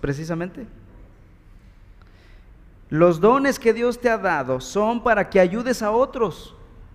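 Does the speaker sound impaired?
No.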